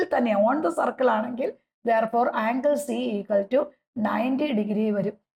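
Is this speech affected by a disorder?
No.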